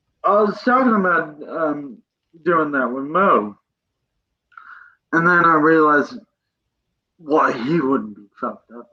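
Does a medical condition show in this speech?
Yes: cerebral palsy; present from birth.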